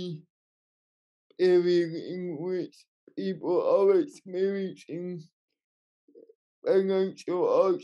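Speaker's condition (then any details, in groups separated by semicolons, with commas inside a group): Cerebral palsy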